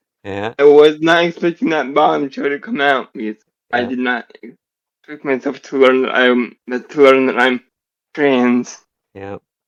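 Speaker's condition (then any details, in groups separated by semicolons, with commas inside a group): Generalized dystonia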